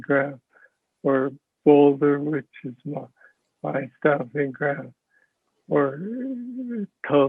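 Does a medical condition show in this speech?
Yes: Parkinson's disease; speech sounds like mush.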